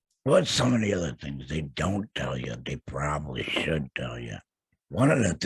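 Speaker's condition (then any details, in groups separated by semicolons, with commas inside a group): Laryngectomy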